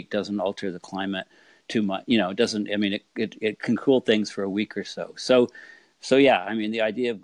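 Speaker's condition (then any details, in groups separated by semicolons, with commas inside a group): No condition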